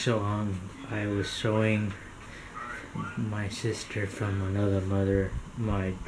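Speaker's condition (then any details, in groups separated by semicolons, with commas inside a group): Cerebral palsy; caused by stroke hours after birth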